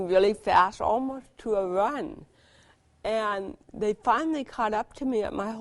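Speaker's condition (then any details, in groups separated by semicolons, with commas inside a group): Cerebral palsy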